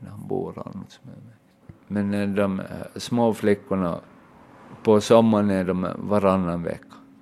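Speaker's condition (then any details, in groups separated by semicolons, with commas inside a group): Aphasia after brain injury; memory gaps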